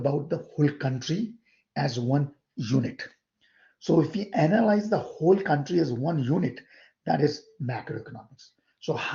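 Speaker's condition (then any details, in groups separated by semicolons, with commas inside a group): No condition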